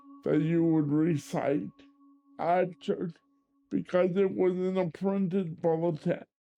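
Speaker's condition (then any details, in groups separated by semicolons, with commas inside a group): Cerebral palsy; limited hand dexterity, cannot write; very slow typer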